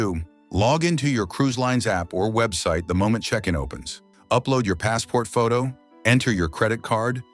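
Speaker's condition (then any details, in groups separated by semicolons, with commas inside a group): No condition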